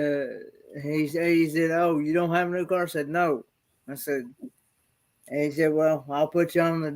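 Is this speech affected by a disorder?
Yes: cerebral palsy.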